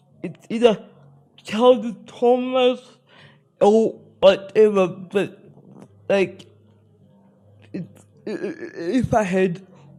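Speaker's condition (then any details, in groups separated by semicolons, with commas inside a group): Spastic cerebral palsy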